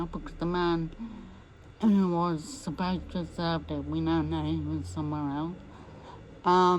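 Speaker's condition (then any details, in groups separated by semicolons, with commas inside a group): MND; voice may be difficult to understand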